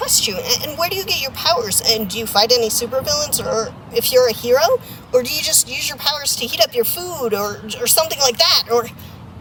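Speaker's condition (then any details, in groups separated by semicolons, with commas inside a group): No condition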